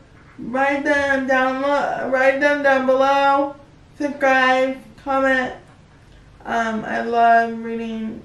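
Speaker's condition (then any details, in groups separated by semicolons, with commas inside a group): Cerebral palsy; able to talk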